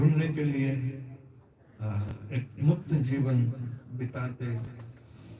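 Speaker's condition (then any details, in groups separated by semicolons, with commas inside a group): No condition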